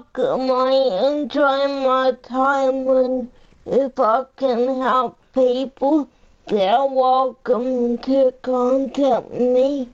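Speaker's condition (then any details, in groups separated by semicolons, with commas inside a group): Cerebral palsy; uses a power chair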